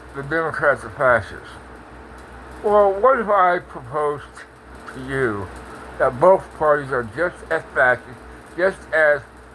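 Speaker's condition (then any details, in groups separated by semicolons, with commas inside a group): Parkinson's; speech impediment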